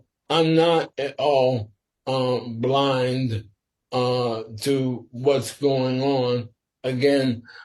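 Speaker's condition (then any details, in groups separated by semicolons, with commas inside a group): Sporadic ALS; must speak slower and carefully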